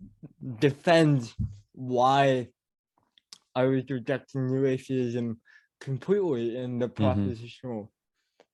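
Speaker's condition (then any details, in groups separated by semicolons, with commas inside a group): Cerebral palsy; mild speech impediment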